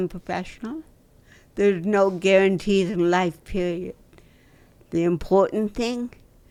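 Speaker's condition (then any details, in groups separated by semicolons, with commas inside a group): Cerebral palsy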